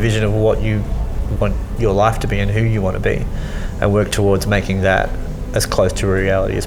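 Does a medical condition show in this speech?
Yes: cleft lip and palate.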